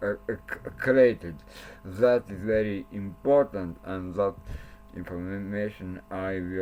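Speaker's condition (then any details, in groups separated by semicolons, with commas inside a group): Cerebral palsy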